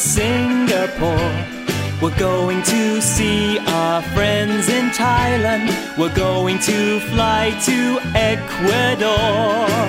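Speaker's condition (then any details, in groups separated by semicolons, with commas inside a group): No condition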